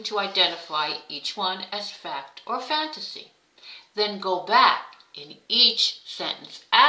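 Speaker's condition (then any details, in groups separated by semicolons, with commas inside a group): No condition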